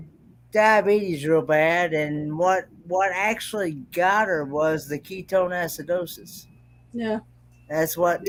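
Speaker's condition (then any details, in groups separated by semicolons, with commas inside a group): Cerebral palsy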